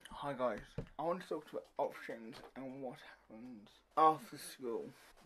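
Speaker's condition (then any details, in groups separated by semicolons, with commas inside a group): Cerebral palsy, mild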